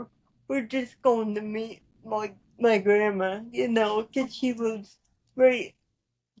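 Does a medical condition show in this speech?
Yes: cerebral palsy.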